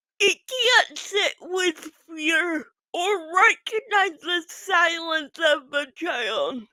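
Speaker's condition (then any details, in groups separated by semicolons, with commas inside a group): Physical speech impairment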